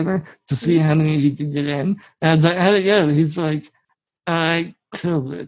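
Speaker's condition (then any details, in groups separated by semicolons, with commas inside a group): Spinal muscular atrophy; genetic, from birth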